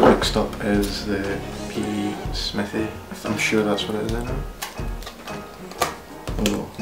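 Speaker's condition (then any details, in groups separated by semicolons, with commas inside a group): No condition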